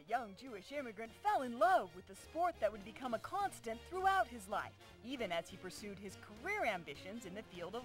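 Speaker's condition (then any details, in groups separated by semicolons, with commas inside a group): No condition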